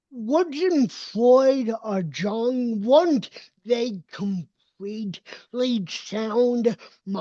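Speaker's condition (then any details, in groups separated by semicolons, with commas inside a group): Mild cerebral palsy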